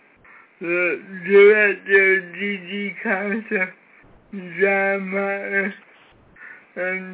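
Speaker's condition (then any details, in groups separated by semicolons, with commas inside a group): Cerebral palsy, severe; cannot talk well since childhood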